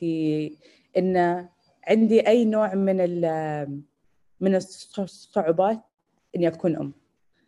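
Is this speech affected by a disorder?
Yes: stuttering; stutter since childhood; here repeated words, prolonged sounds.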